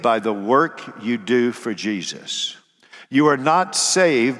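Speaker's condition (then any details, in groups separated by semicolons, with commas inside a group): No condition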